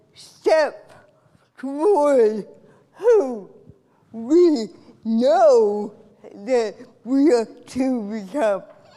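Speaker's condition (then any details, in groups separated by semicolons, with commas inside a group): Cerebral palsy; from birth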